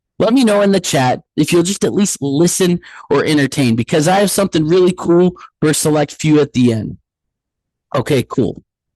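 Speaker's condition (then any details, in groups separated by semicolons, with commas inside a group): No condition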